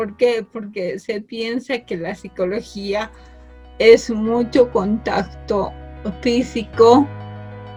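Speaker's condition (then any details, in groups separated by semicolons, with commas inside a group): Cerebral palsy from birth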